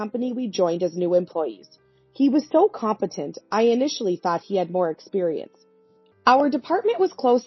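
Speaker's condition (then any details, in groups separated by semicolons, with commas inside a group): No condition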